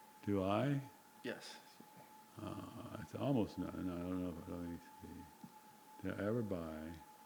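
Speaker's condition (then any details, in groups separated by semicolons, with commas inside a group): Parkinson's disease; very quiet speech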